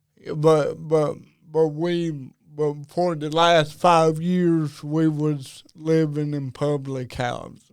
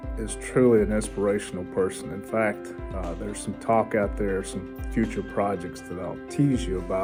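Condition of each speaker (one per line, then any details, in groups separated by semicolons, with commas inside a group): Cerebral palsy; diagnosed at about age two
No condition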